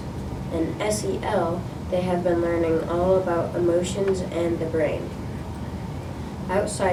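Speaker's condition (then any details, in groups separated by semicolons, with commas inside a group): No condition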